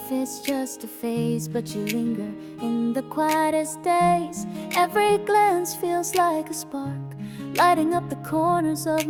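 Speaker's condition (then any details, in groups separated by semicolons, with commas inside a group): No condition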